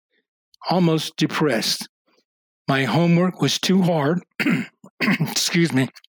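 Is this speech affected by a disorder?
Yes: aphasia after stroke; aphasia from severe left-brain stroke, right arm weakened then improved, vision damaged, cannot drive; chronic aphasia, ongoing speech therapy via telehealth with Karen Pingle since third day after stroke; early only yes and no, wrong-word substitutions, poor comprehension; now long fluent talk, repetitions, restarts.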